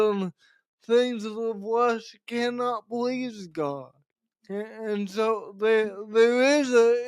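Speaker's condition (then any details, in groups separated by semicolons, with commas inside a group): Cerebral palsy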